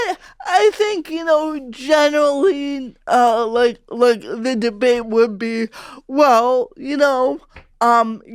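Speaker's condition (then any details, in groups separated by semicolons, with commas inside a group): Cerebral palsy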